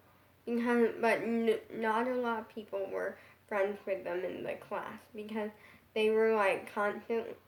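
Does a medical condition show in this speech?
Yes: brain injury.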